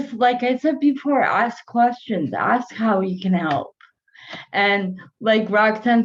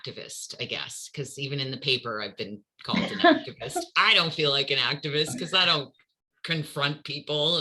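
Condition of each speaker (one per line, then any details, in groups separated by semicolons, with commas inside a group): Cerebral palsy; from birth; early difficulty forming words, learned by mimicry, no speech therapy
No condition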